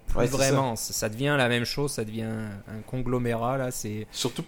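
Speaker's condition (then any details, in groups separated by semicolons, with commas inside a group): No condition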